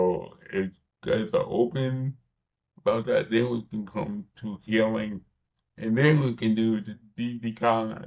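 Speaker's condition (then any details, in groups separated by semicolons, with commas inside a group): Cerebral palsy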